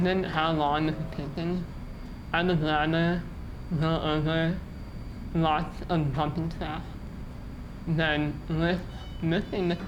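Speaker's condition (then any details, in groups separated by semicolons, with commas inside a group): Muscular dystrophy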